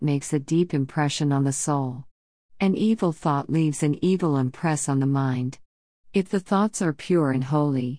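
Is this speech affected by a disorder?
No.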